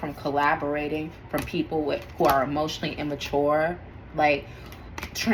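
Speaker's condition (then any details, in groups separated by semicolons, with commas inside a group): No condition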